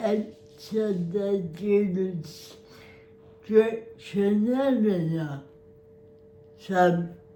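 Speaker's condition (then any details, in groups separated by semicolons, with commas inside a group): Cerebral palsy; spastic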